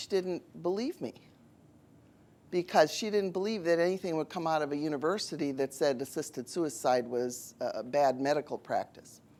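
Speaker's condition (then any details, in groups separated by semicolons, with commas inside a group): No condition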